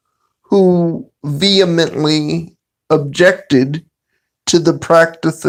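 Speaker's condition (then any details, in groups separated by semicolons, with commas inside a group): Cerebral palsy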